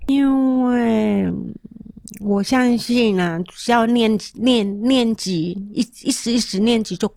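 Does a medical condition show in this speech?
Yes: moderate-to-severe hearing loss; wears hearing aids, car accident with seven days bedridden, rehabilitation to dance again.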